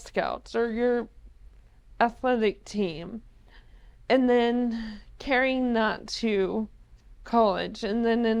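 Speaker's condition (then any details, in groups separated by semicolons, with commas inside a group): ALS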